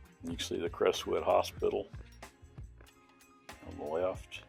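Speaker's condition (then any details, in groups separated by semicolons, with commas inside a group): No condition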